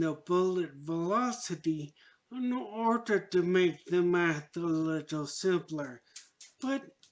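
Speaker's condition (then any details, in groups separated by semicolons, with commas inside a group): Traumatic brain injury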